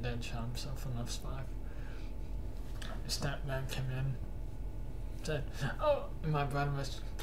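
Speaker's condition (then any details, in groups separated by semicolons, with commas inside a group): Cerebral palsy; cannot stand beyond 10 minutes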